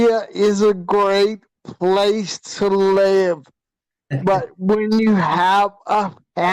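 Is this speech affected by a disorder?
Yes: hydrocephalus with shunt failure.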